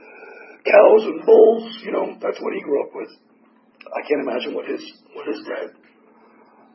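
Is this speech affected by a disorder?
Yes: tracheotomy; tracheotomy for 4 years, 8 surgeries; tracheotomy still in place.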